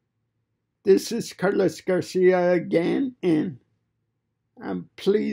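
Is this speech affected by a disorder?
Yes: cerebral palsy; fine motor impairment.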